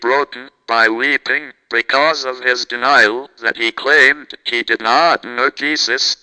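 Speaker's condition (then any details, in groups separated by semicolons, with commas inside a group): Cerebral palsy, speech-generating device; never walked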